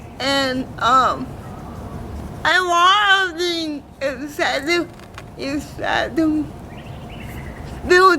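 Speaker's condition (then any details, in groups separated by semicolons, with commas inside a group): Cerebral palsy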